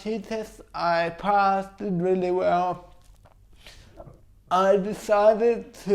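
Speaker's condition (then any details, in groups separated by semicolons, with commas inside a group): Cerebral palsy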